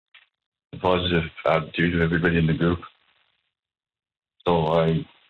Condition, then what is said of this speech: Parkinson's disease. It's part of the disease that you draw blanks.